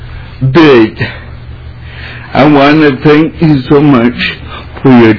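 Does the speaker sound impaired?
Yes: cerebral palsy; visible physical disability, lives independently, drives own car.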